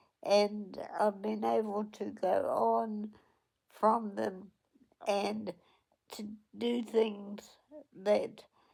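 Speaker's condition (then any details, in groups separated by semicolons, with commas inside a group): Cerebral palsy; onset at 8 days old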